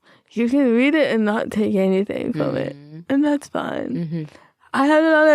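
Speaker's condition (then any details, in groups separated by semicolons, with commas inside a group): Cerebral palsy, spastic quadriplegia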